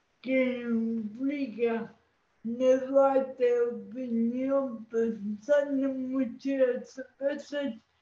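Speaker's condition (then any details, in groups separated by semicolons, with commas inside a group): Cerebral palsy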